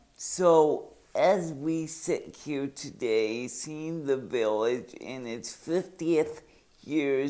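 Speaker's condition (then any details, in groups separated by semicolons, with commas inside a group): Cerebral palsy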